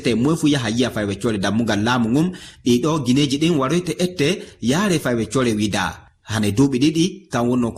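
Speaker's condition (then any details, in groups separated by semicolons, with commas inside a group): No condition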